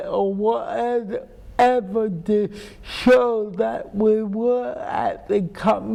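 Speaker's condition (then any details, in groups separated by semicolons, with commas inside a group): Cerebral palsy; speech impairment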